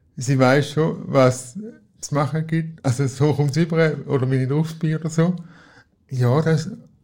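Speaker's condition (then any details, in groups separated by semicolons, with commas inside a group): Cerebral palsy; cerebral palsy from birth, physical not cognitive, wheelchair user, moved on knees as child; daily help via IV assistance model for almost 10 years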